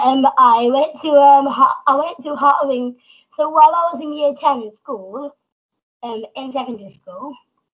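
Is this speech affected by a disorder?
Yes: Down syndrome; 47 chromosomes.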